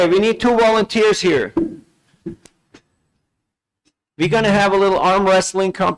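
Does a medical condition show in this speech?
No.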